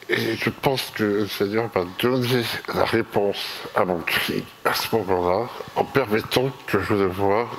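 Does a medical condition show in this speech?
Yes: myopathy.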